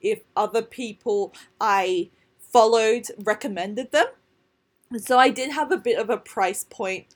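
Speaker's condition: No condition

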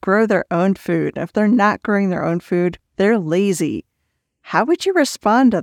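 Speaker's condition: No condition

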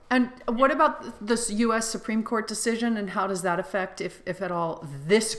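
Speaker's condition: No condition

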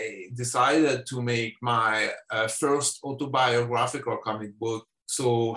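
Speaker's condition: Stuttering; lifelong stutter; openly stutters, no longer hides it, gives speeches in schools and media; formerly hid stuttering, media interviews difficult and anxiety-provoking; prolonged sounds

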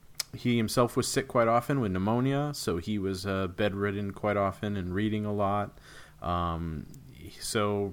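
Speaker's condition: No condition

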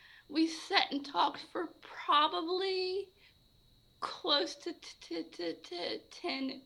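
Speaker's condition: Stuttering; stuttered a lot while talking to coffee shop staff; repeated sounds

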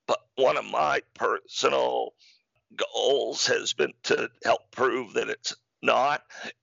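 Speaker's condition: Spasmodic dysphonia; partial loss of voice

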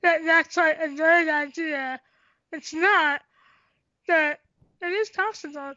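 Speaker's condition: Tracheostomy; congenital cystic hygroma of head and neck, lymphatic system, cysts in airway and esophagus, 50-60 surgeries; age 28, tracheostomy and stomach feeding tube since few days old, breathes through neck tube; doctors predicted never talking, learned to talk, unable to swallow, breathing effortful when running

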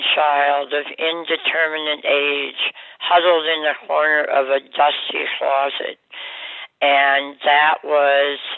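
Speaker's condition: Oral cancer surgery, jaw removal

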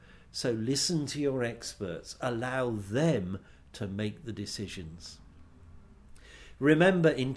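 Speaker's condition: No condition

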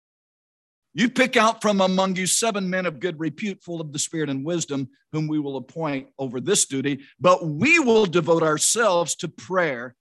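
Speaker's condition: No condition

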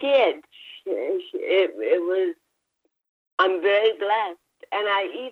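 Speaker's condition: Cerebral palsy; spinal cord surgery C1 to C7

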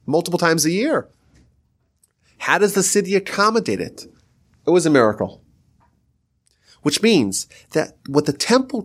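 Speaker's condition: No condition

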